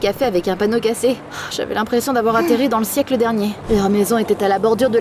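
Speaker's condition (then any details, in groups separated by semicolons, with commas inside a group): No condition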